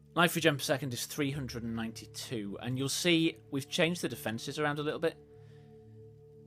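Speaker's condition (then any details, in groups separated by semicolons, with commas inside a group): No condition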